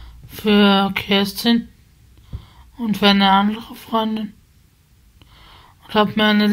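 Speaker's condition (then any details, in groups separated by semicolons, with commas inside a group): Spasticity from birth; multiple sclerosis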